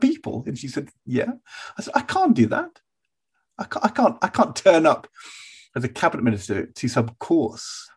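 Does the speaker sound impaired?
Yes: stammer; interiorized stammer, blocks not overt, since childhood, undiagnosed until adult, identified by adviser Francine Bates, father stammered; stammers often in this conversation, rides it well, not concealing it; stammers in speeches and interviews, worse unless speaking publicly about stammering every six months; here repeated sounds, repeated words.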